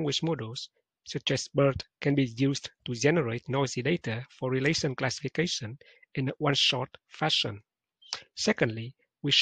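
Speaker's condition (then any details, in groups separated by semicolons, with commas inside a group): No condition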